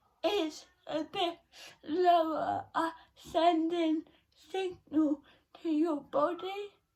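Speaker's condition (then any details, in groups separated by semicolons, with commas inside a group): Cerebral palsy; not quadriplegic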